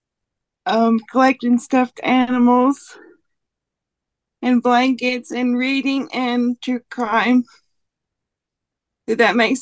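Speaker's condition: Cerebral palsy; would like to have it

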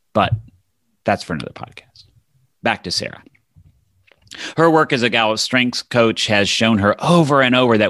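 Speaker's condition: No condition

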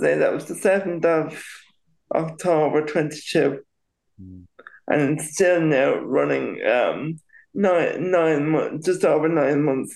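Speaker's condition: Cerebral palsy; very slightly delayed speech

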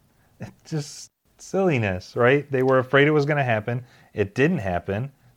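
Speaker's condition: No condition

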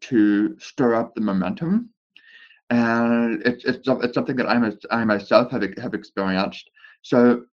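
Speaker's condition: Deafness with speech impediment; born deaf, years of speech therapy, English not familiar, cannot really hear voices in interviews; some words difficult to say, must adjust tongue to speak properly

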